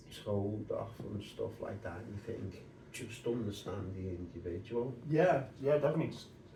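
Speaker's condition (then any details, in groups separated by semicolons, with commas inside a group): No condition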